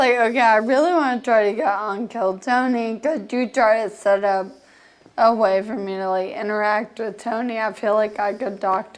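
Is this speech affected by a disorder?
Yes: Friedreich's ataxia; progressive.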